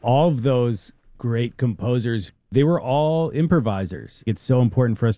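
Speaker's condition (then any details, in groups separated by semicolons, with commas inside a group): No condition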